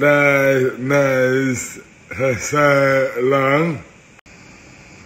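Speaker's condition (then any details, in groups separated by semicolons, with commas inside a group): Dystonia; neurological movement disorder, muscle contractions and spasms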